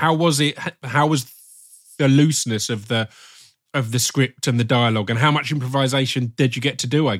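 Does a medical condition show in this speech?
Yes: stammer; here prolonged sounds.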